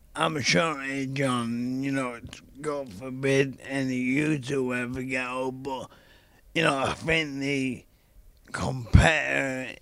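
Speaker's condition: ALS (motor neurone disease); voice affected

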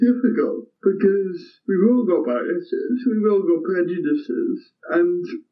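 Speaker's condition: Cerebral palsy; affects speech and swallowing

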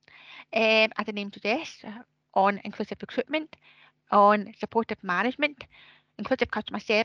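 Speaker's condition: Deafness; many years of speech therapy to learn to talk

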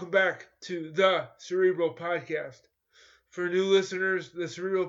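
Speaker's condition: Cerebral palsy; cerebral palsy since childhood

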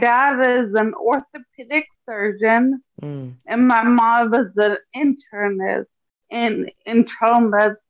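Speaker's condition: Ataxia; wheelchair one year

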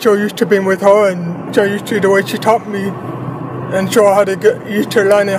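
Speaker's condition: Deafblindness; retinoblastoma from birth, eyes removed, prosthetic eyes, worsening hearing loss from age one, cause unknown; two cochlear implants, hears via driver's microphone, formerly hearing aids barely hearing, sign language, braille; no early speech, speech pathologist Vicky, felt lips and throat, speaking at seven, initially unclear

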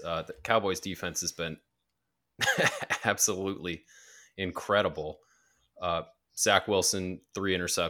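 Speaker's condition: No condition

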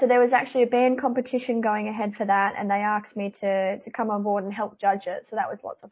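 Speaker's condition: Cleft palate; palate not closing correctly before revision

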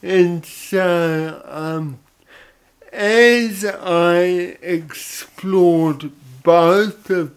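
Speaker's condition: Cerebral palsy; odd sort of voice

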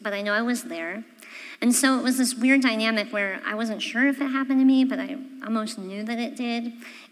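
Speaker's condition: Cleft palate; congenital

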